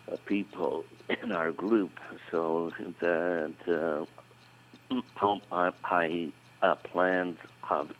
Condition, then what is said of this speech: Stuttering. As I said, if I stutter, I stutter, and that's all part of me being me, you know.